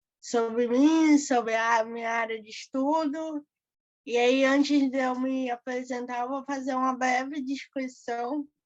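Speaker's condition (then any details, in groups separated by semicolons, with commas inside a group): Cerebral palsy; birth brain injury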